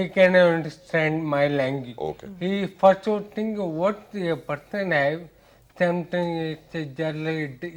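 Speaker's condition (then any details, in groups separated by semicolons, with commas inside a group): Ataxia; speech difficulty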